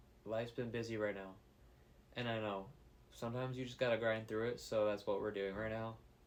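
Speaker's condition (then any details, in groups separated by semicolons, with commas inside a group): No condition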